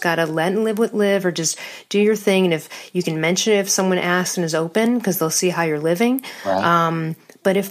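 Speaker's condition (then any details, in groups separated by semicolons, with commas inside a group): No condition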